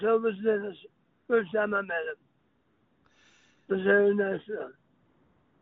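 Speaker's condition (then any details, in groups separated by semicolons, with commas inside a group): Throat cancer; voice box kept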